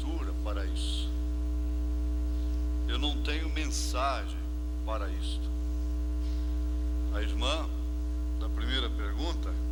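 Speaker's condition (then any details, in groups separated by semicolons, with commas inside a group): No condition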